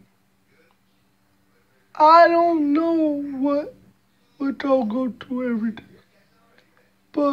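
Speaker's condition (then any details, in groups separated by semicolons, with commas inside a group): Cerebral palsy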